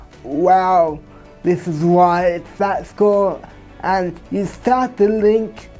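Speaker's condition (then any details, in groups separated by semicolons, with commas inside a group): Cerebral palsy; from birth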